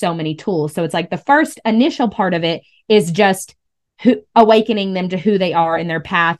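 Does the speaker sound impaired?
No.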